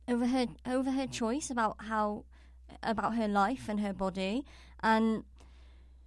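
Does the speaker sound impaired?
Yes: cleft palate; congenital cleft palate, bottle fed as infant, could not breastfeed or eat.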